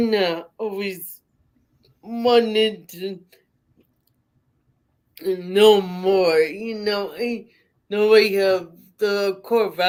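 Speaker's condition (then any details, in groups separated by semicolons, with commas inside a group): Cerebral palsy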